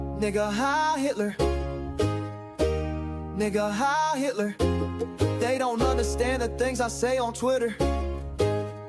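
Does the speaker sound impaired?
No.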